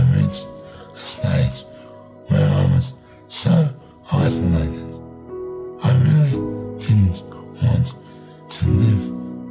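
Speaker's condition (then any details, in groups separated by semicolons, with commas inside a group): Facioscapulohumeral muscular dystrophy; diagnosed at 14, falls since 22, trouble rising from chair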